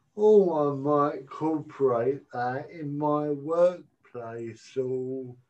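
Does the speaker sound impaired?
Yes: cerebral palsy; speech sounds unusual, self-described as talking funny.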